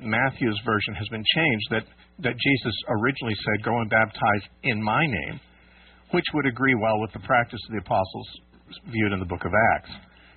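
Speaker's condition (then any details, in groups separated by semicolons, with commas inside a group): No condition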